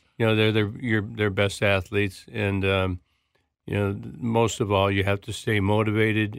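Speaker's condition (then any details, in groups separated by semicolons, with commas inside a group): Parkinson's disease; 4 years since diagnosis, tremor and hand clutching with anxiety, big and loud therapy via movement specialist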